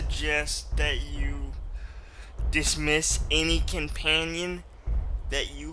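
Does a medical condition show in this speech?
Yes: cerebral palsy, mild.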